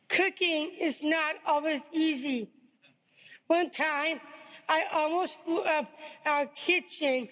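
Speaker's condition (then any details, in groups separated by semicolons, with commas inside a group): Down syndrome; diagnosed at birth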